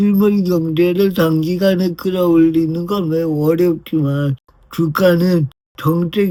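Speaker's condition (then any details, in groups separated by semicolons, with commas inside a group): Brain lesion disability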